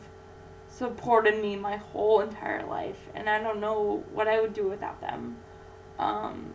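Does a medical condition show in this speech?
Yes: cerebral palsy.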